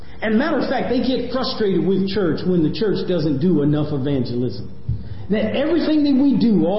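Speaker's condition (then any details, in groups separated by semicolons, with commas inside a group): No condition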